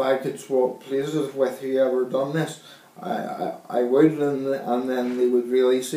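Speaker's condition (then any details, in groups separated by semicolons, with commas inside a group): Cerebral palsy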